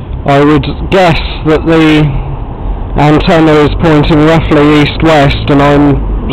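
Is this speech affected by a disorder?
No.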